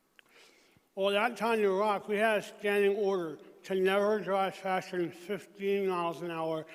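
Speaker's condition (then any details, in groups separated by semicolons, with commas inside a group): Traumatic brain injury; emergency tracheotomy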